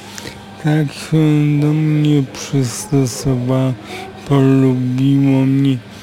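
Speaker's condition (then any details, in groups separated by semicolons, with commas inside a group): Aphasia; earlier rehabilitation in Konstancin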